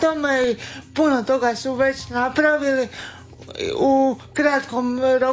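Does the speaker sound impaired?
Yes: cerebral palsy; does exercises at home.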